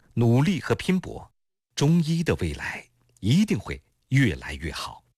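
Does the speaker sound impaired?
No.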